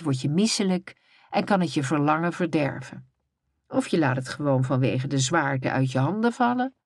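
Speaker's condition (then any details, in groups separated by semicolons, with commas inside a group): No condition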